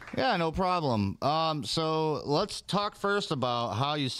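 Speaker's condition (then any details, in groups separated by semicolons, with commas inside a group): No condition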